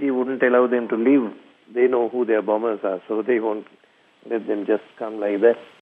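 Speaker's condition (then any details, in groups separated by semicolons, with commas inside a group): No condition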